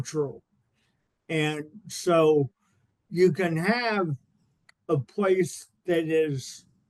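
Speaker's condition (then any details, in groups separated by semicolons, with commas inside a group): Cerebral palsy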